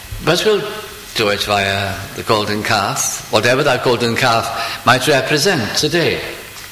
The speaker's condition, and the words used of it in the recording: No condition.